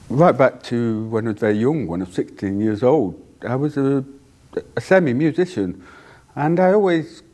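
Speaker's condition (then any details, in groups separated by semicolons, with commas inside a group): Deafness; cannot hear own voice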